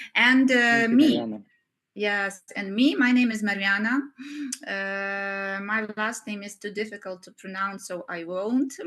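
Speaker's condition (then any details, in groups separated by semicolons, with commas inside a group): No condition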